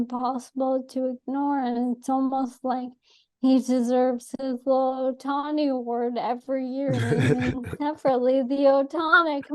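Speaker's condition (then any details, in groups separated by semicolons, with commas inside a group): ALS; atypical case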